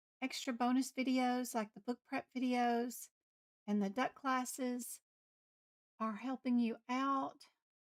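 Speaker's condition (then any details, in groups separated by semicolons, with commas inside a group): No condition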